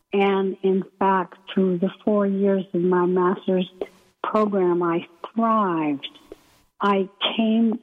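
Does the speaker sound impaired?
Yes: ALS; symptoms within month of VA pre-doctoral internship, diagnosed after year of testing, wheelchair user; about two years since diagnosis, progressed, can no longer scoot across, uses Beasy transfer board; weak breathing muscles, hard to breathe and speak, may sound weak or unclear, paces speech, pauses.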